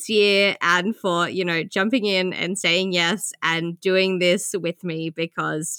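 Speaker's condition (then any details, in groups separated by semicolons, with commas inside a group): No condition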